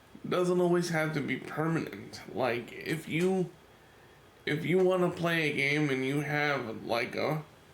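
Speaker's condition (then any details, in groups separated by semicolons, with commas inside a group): Cerebral palsy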